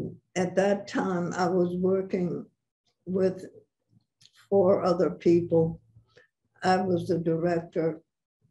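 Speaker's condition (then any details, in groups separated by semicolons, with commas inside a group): Parkinson's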